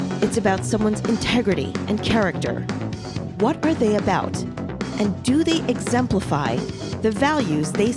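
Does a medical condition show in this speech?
No.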